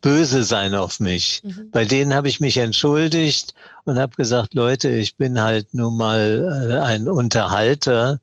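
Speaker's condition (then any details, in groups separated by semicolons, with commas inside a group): Parkinson's disease; diagnosed at age 75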